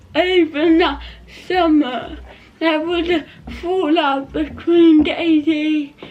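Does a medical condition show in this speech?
Yes: cerebral palsy; not quadriplegic.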